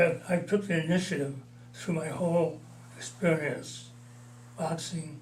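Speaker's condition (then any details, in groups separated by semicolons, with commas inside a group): Parkinson's disease; mild, about four years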